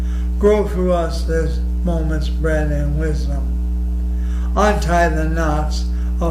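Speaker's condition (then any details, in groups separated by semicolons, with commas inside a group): ALS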